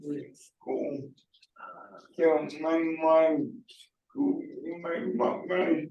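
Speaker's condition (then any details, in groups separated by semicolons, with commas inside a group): Cerebral palsy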